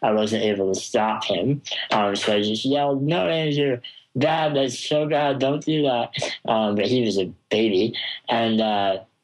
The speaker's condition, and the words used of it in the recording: Spinal muscular atrophy. Like usually I talk to fitness experts and experts in the film editing industries and creative industries and today this guy I'm talking to is kind of kind of mumbly.